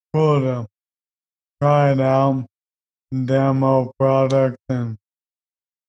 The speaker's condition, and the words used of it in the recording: ALS (motor neuron disease). As you can tell, I don't sound the way I used to.